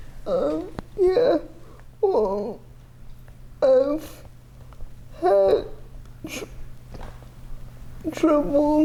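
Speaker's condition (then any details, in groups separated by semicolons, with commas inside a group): Cerebral palsy, severe; quadriplegia with athetoid component, full body involvement, hip surgeries; GMFCS level 4, power wheelchair, walks short distances with walker; articulation affected, may be hard to understand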